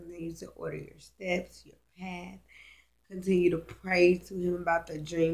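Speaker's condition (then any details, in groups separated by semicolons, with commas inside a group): Cerebral palsy, spastic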